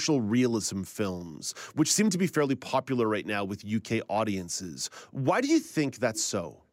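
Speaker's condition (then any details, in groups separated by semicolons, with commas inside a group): No condition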